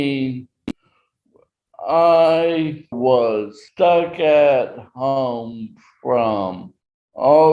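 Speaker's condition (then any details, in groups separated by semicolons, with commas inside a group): Traumatic brain injury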